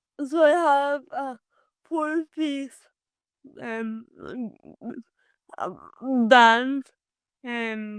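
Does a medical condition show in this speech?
Yes: cerebral palsy; from birth.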